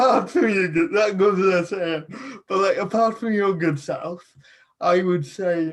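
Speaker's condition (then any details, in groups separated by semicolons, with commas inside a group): Cerebral palsy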